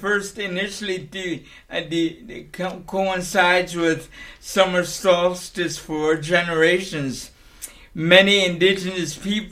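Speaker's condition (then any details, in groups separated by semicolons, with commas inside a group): Cerebral palsy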